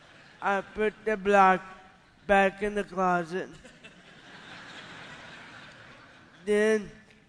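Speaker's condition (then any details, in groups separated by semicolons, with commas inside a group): Cerebral palsy; lifelong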